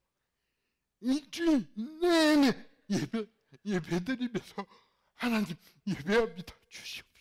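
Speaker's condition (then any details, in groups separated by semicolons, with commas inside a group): Cerebral palsy; fairly severe in childhood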